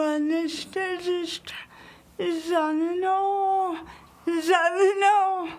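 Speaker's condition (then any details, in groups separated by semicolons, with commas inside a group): Cerebral palsy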